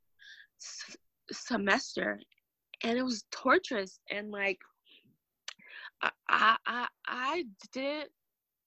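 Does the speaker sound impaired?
Yes: stuttering; long-standing stutter, years of speech therapy, severe stuttering and painful speeches in high school, not cured; two new techniques since The Steve Harvey Show, where Steve Harvey helped her speak fluently; less stuttering when unobserved, with close friends, or arguing, more when upset; here repeated sounds, repeated words, blocks.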